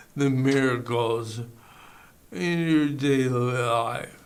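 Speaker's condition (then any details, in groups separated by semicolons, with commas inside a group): ALS; worsening slurred speech, eventual breathing failure mentioned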